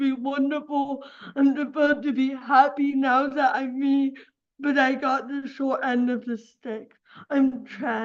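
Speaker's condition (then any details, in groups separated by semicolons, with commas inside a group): Cerebral palsy; affects speech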